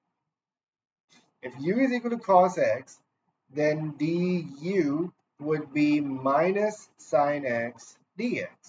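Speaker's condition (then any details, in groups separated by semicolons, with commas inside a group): No condition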